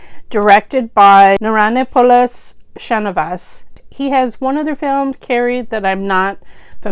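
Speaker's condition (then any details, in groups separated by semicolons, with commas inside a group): No condition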